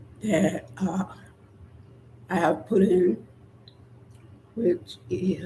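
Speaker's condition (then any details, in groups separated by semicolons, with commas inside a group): Spinal neurosarcoidosis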